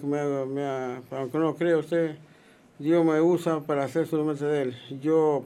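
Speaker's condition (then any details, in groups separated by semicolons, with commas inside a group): Parkinson's disease; treated by Dr. Michile of Buenos Aires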